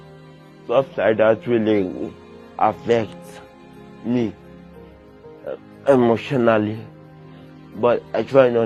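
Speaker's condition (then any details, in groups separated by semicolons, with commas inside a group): Cerebral palsy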